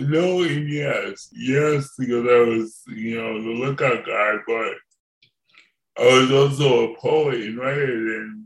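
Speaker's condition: Cerebral palsy; from birth

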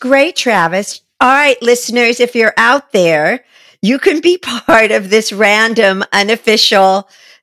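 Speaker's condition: No condition

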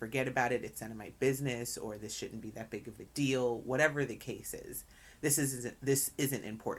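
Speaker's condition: No condition

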